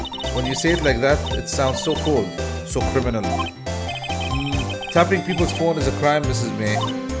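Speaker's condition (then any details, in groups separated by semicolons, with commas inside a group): No condition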